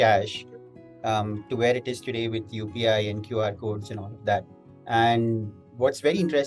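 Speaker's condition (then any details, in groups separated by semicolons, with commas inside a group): No condition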